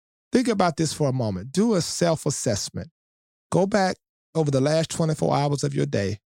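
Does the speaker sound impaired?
No.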